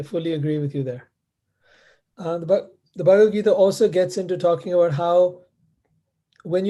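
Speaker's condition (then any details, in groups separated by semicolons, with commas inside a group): No condition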